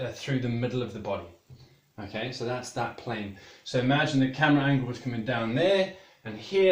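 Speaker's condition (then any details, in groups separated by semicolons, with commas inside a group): No condition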